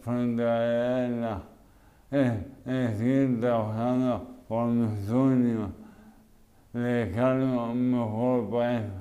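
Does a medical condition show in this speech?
Yes: amyotrophic lateral sclerosis; speech onset.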